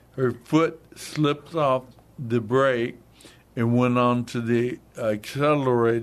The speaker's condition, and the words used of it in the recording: Stroke. But then Stacy's going to rescue me if I don't speak clearly.